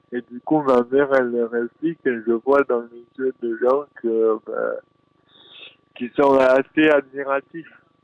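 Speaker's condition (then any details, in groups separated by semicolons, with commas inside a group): Dystonia; present since birth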